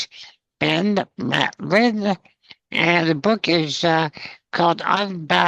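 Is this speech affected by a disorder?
Yes: spinal muscular atrophy, congenital.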